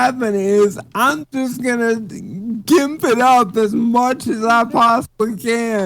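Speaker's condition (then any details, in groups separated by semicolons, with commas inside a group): Cerebral palsy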